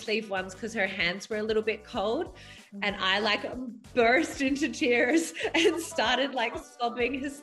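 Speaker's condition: No condition

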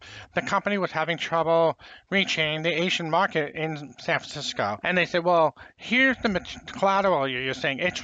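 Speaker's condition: Profound hearing loss, congenital

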